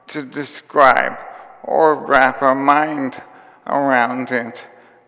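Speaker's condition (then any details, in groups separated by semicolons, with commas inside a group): ALS; symptoms began about four years before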